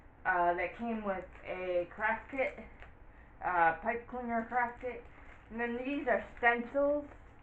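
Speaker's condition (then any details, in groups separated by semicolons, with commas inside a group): Cerebral palsy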